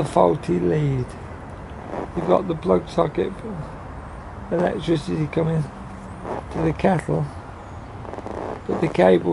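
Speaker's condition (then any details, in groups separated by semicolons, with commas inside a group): Motor neurone disease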